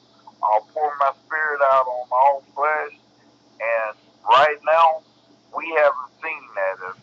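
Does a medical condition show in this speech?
Yes: cerebral palsy; bedbound.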